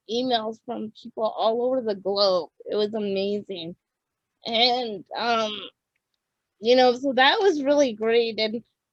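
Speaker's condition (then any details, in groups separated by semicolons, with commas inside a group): Cerebral palsy; birth oxygen deprivation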